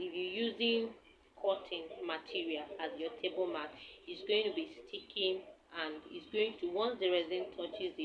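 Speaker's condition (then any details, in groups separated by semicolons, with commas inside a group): No condition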